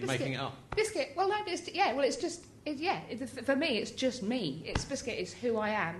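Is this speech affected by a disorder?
Yes: Tourette's; tics since about age six, believed inherited neurological condition, mild in childhood, intensified in early twenties, rude tics; tics more noticeable than in childhood, fluctuating, frequent vocal tics throughout conversation; involuntary swearing, random words like 'hedgehog', 'geronimo', 'salad' mid-sentence.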